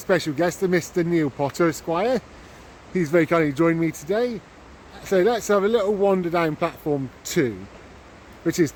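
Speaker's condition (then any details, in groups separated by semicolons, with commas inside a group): No condition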